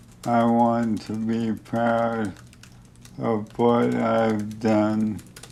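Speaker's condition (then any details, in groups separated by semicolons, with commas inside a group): ALS; rapidly progressing whole-body paralysis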